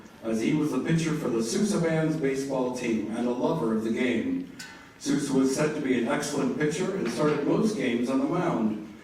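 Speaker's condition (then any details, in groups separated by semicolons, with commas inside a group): No condition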